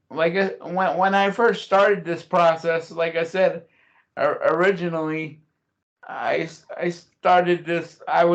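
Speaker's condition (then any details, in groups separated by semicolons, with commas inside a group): Cerebral palsy; since childhood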